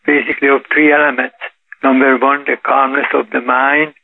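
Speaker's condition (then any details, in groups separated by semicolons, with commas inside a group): Parkinson's disease; Parkinson's detected about 8 years ago, now 84, daily yoga practice and 3-mile walks credited; symptoms reportedly undetectable by others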